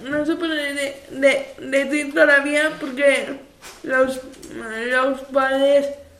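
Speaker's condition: Cerebral palsy; wheelchair user

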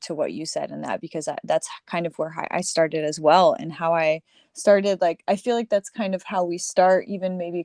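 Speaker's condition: No condition

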